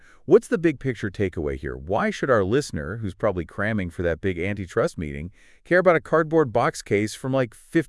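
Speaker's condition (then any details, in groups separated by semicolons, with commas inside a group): No condition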